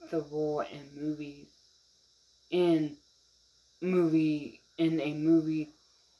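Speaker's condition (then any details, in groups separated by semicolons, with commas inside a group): Mild cerebral palsy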